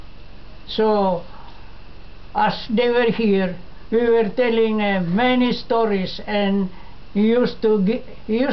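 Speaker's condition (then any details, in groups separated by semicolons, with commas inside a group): No condition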